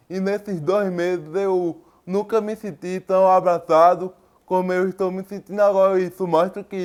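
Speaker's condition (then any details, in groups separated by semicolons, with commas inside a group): Cerebral palsy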